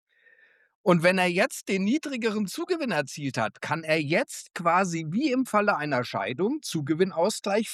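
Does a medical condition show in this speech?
No.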